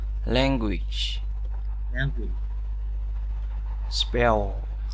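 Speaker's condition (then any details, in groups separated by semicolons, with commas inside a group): No condition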